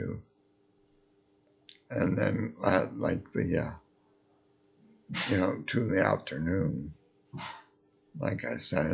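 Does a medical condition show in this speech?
Yes: multiple sclerosis.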